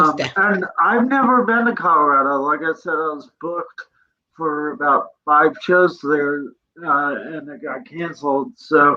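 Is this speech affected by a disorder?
Yes: cerebral palsy; present from birth.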